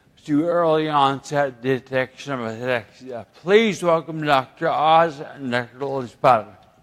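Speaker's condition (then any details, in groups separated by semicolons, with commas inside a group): Ataxia; slurring and poor speech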